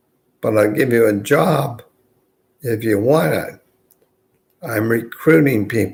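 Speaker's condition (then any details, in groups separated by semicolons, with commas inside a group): Multiple sclerosis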